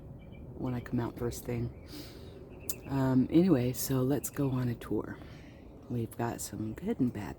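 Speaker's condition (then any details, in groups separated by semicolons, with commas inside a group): No condition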